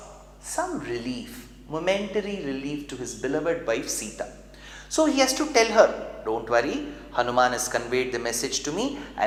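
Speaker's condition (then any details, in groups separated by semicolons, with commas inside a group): No condition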